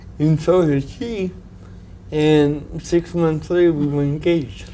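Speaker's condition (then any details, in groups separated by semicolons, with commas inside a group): Cerebral palsy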